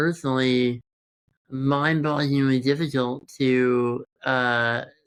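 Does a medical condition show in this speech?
Yes: congenital muscular dystrophy.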